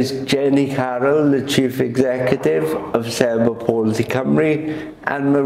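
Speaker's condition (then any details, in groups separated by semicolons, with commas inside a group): Cerebral palsy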